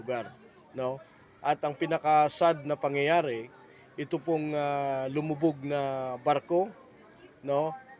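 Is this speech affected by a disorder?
No.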